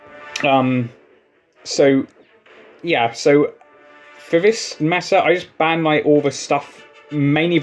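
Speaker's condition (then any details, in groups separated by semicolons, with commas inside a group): No condition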